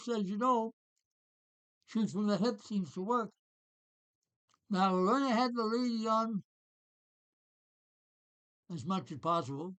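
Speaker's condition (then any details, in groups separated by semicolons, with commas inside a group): Parkinson's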